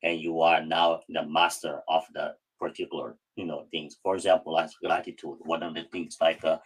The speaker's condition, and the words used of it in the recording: Cleft palate. Every single word I speak right now, I said it a million times before I speak it.